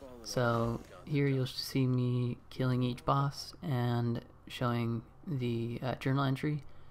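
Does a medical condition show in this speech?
No.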